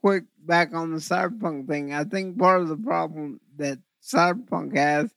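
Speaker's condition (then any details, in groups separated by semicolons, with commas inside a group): Cerebral palsy; eyes weird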